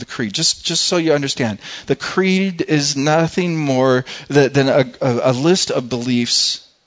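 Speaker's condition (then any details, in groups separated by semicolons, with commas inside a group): No condition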